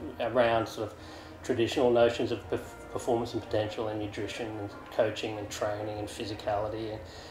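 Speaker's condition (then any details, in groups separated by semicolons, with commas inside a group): No condition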